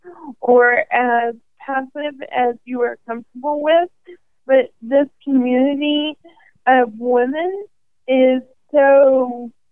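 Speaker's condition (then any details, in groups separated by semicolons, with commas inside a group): ALS; about 5.5 years since diagnosis, considering walking device, clinic team includes speech and respiratory therapists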